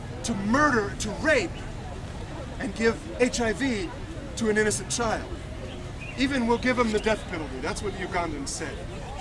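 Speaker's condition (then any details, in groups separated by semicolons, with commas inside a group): No condition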